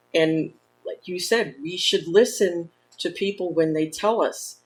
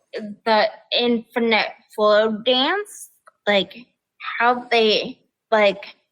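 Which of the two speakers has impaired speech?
The second: progressive ataxia; balance problems, nerve pain; onset age 26, no treatment; affects speech.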